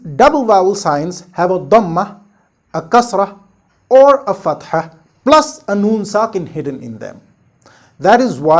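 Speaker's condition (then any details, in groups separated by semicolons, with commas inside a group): No condition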